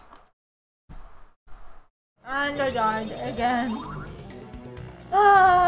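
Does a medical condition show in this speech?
Yes: cerebral palsy.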